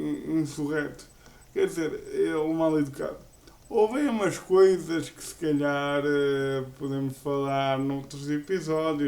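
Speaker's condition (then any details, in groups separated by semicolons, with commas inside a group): Cerebral palsy; uses a wheelchair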